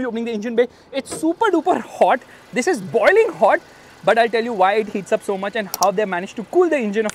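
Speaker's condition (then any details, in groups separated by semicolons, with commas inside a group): No condition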